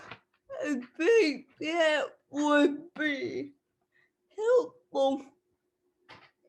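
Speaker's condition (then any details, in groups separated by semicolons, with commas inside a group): Cerebral palsy; speech affected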